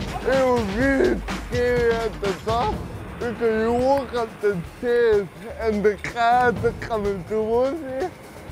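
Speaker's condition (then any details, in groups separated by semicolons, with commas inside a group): Cerebral palsy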